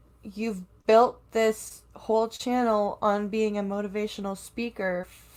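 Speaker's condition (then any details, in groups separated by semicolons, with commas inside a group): No condition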